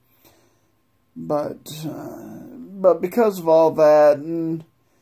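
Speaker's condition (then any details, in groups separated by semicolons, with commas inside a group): Multiple sclerosis; no control over legs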